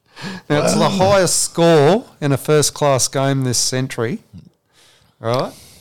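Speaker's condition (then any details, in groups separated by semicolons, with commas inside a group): No condition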